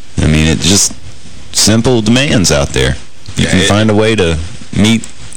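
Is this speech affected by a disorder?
No.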